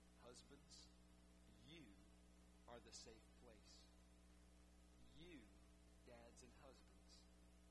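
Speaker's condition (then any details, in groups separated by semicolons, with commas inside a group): No condition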